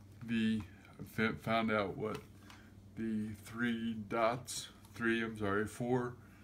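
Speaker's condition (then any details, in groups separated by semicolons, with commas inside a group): Cerebral palsy; affects gait and walking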